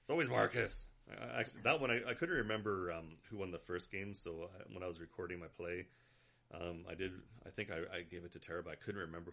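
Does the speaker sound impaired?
No.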